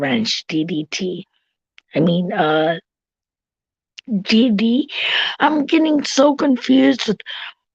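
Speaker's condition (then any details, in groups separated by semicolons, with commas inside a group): Cerebral palsy; tracheotomy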